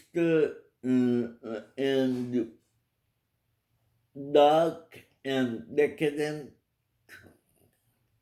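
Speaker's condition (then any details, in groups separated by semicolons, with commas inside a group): Cerebral palsy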